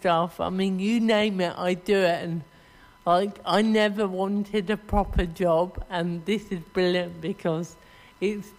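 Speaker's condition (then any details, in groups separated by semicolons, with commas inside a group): Cerebral palsy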